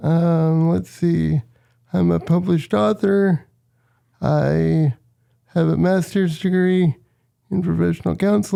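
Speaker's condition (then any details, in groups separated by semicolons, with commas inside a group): Cerebral palsy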